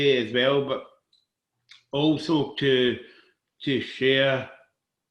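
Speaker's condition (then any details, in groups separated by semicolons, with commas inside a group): Cerebral palsy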